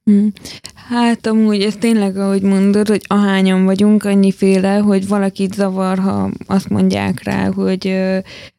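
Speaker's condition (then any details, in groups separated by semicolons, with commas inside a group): Hearing loss, hard of hearing, hearing aids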